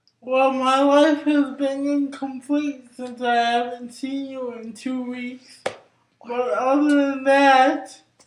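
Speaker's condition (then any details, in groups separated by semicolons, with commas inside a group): Cerebral palsy; brain injury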